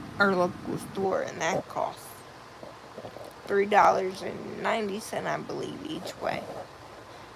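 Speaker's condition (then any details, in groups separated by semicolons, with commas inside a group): Cerebral palsy; able to speak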